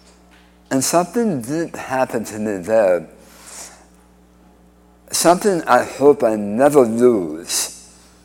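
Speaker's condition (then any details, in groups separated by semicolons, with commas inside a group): Speech impediment after cancer surgery; radiation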